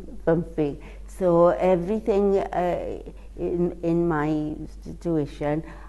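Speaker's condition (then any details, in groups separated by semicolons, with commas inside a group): Cerebral palsy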